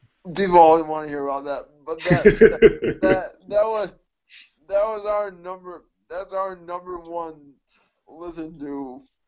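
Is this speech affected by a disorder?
Yes: cerebral palsy; mixed quadriplegia.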